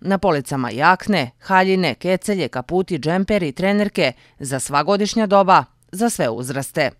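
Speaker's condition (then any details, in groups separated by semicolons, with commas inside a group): No condition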